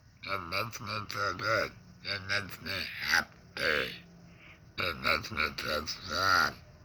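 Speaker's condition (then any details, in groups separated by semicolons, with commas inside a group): Laryngectomy; tongue cancer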